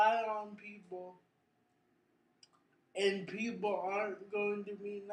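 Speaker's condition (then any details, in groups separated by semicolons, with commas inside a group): Cerebral palsy; brain injury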